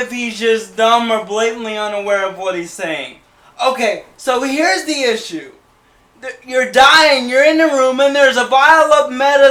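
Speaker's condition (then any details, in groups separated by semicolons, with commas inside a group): Cerebral palsy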